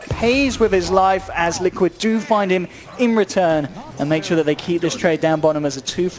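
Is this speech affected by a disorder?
No.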